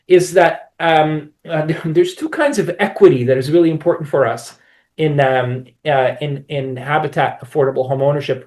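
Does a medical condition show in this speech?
No.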